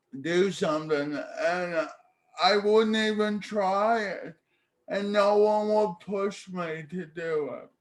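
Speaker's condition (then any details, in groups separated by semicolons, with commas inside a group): Cerebral palsy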